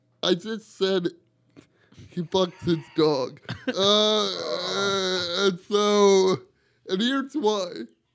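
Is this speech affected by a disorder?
Yes: cerebral palsy; wheelchair user.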